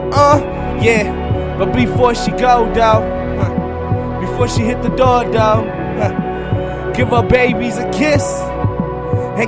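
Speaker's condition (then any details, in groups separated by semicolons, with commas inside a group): No condition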